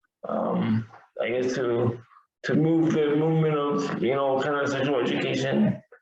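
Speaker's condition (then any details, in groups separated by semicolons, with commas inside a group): Cerebral palsy, severe; wheelchair user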